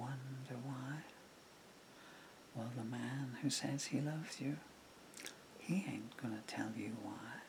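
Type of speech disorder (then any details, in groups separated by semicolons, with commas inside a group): Bulbar dysarthria; progressive bulbar palsy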